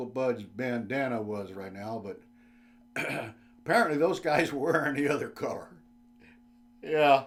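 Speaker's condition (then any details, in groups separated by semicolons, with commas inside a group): No condition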